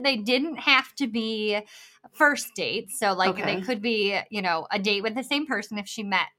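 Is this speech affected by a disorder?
Yes: bilateral cleft lip and palate.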